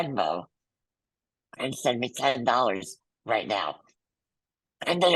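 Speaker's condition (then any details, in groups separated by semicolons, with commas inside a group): Muscular dystrophy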